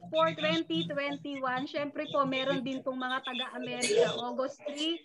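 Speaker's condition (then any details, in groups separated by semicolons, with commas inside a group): No condition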